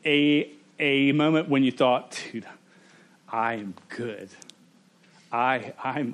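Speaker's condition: Stuttering; cannot turn on or off; stutters involuntarily, cannot control it, strangers notice the stutter, earlier weddings not fully fluent; repeated sounds, blocks

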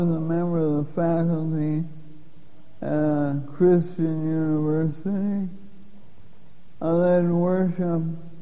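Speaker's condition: Lou Gehrig's disease; given 3 to 5 years to live

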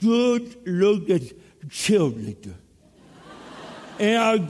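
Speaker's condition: Cerebral palsy; speech impediment

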